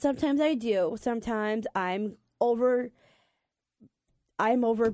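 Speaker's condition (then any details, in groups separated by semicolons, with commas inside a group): Down syndrome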